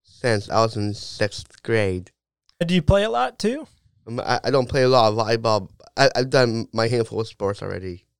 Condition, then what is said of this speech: Down syndrome. I love talking to crowds, large and small, and and on stage.